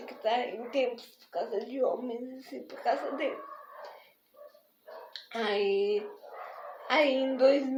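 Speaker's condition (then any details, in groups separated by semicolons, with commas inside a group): Spastic diplegic cerebral palsy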